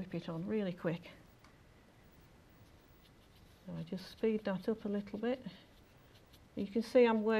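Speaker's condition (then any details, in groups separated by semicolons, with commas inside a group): No condition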